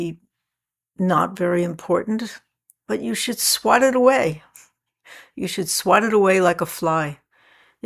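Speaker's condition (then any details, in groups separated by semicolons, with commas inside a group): No condition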